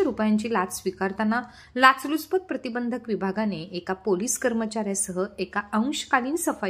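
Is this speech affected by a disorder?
No.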